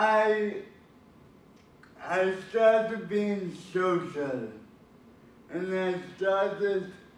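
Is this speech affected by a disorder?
Yes: cerebral palsy.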